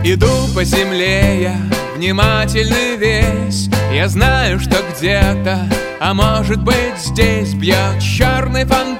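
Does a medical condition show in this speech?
No.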